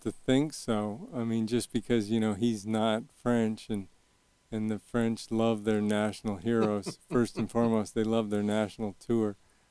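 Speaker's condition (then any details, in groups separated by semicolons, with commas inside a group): Young onset Parkinson's disease; symptoms well managed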